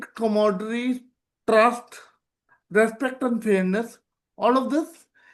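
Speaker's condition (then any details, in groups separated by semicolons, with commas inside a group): Cerebral palsy; present from birth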